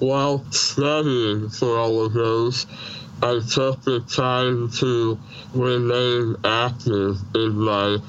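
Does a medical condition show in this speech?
Yes: Treacher Collins syndrome, severe.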